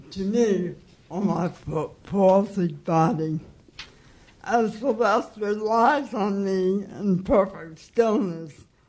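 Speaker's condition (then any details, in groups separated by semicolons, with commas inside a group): Cerebral palsy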